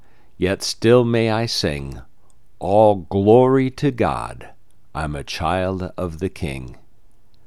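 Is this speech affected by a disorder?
No.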